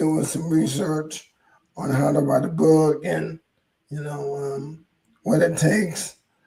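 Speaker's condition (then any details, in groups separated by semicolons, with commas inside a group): ALS; hoarse voice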